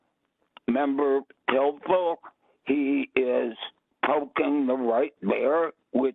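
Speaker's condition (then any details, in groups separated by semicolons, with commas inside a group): Vocal cord cancer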